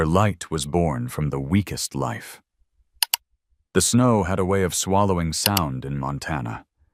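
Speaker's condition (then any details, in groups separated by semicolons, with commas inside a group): No condition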